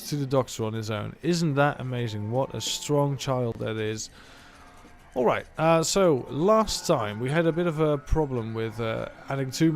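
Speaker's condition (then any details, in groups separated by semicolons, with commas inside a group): No condition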